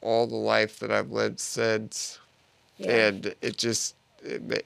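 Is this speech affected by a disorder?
Yes: Duchenne muscular dystrophy; adult stem cell therapy in Panama about 4 years ago, first person with Duchenne treated so.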